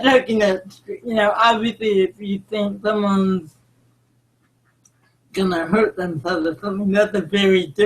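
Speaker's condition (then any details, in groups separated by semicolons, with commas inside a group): Cerebral palsy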